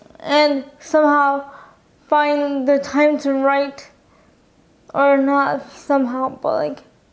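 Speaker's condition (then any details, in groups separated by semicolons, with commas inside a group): Cerebral palsy, spastic quadriplegic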